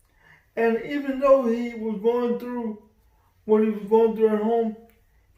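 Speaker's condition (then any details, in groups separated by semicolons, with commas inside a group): Cerebral palsy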